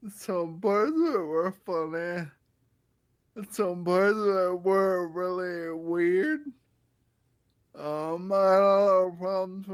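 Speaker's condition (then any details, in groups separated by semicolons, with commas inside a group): Friedreich's ataxia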